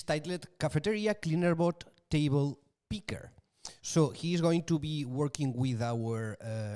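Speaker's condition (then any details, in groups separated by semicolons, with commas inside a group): No condition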